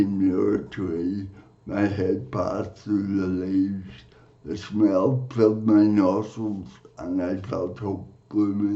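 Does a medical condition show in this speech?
Yes: cerebral palsy; from birth.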